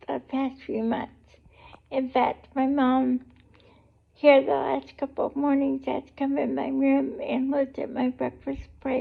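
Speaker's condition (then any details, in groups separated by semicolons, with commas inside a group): Cerebral palsy; able to talk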